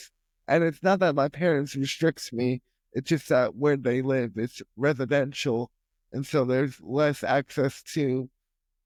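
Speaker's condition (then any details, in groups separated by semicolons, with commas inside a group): Spastic quadriplegia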